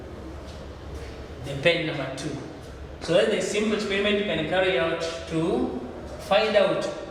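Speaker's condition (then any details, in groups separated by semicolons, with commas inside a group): No condition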